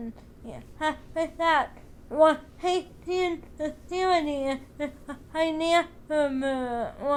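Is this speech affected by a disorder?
Yes: cerebral palsy, spastic.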